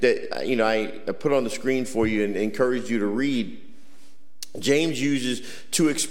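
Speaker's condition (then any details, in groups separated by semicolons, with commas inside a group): No condition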